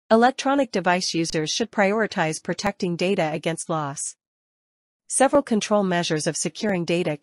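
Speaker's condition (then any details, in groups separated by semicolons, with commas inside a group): No condition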